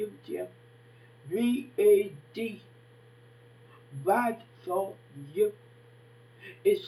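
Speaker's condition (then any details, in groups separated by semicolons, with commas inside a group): Facial palsy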